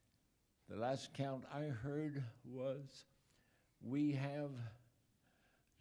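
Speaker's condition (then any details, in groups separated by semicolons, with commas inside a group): ALS; body weakening, 2 years since onset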